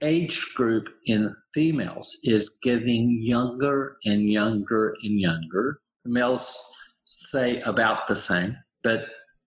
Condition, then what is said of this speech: Aphasia. Pray I don't get interrupted because if I do, it's all gone.